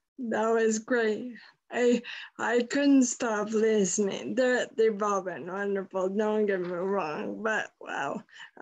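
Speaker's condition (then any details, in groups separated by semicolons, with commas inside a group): Friedreich's ataxia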